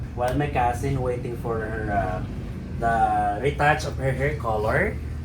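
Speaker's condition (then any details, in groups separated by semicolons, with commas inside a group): No condition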